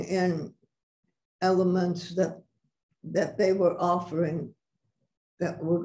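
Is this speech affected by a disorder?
Yes: Parkinson's; about six years since onset.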